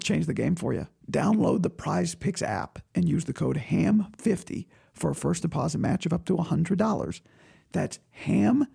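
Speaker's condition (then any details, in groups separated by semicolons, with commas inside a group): Vocal cord surgery recovery; starting vocal coach physical therapy today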